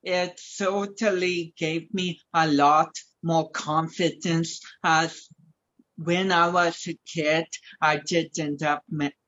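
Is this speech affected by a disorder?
Yes: cerebral palsy; speech affected.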